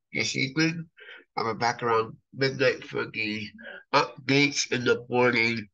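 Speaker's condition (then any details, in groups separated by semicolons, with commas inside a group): Cerebral palsy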